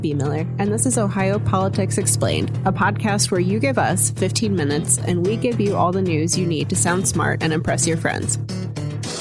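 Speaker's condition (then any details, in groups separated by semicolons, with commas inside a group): No condition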